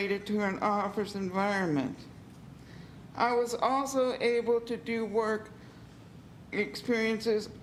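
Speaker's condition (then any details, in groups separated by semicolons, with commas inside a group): Cerebral palsy; physical limitations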